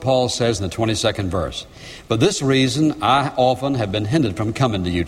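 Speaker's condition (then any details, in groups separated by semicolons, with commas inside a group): No condition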